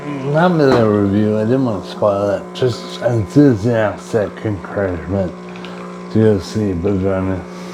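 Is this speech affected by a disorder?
Yes: brain injury.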